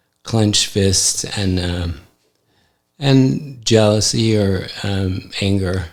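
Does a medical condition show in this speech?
Yes: ALS; affects hand function.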